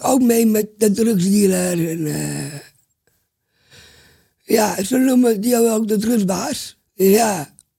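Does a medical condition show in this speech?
Yes: Down syndrome; speaks well by own and host's account, expresses himself clearly.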